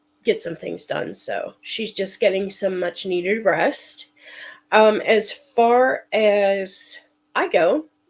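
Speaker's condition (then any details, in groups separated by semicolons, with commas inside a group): No condition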